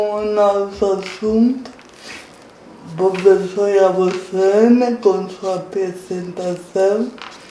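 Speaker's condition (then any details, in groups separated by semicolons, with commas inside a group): Cerebral palsy; impaired diction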